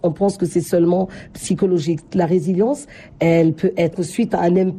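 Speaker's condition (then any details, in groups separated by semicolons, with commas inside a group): No condition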